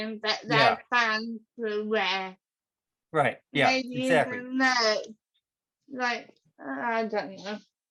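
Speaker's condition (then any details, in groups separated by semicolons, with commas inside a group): Cerebral palsy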